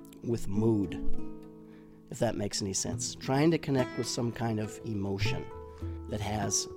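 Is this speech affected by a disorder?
No.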